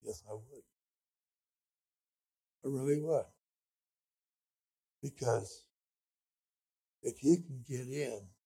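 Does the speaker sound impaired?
Yes: speech impediment.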